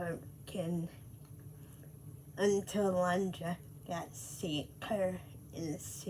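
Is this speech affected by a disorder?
Yes: cerebral palsy; speech affected.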